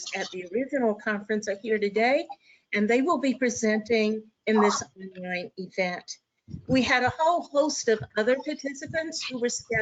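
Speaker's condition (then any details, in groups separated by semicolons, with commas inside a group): No condition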